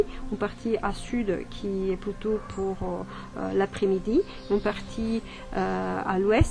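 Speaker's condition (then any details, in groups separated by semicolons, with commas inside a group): No condition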